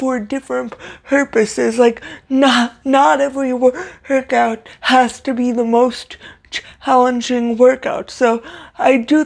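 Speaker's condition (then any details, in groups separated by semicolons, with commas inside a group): Cerebral palsy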